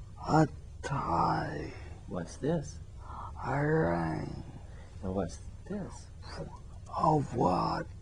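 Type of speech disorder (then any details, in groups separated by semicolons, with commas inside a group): Spastic dysarthria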